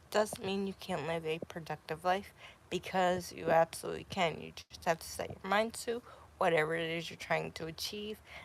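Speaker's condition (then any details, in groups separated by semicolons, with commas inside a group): Cerebral palsy; sounds out of breath after therapy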